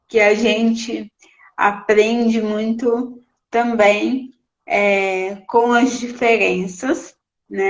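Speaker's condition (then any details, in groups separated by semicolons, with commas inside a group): Cerebral palsy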